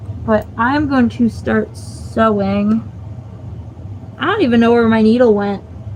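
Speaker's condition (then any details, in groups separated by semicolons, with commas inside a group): No condition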